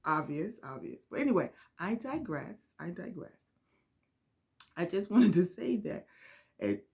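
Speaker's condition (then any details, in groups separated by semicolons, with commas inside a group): No condition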